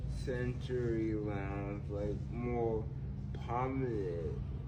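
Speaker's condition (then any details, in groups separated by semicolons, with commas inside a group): Cerebral palsy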